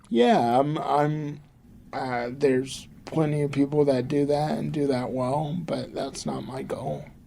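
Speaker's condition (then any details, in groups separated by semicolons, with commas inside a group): Cerebral palsy; from birth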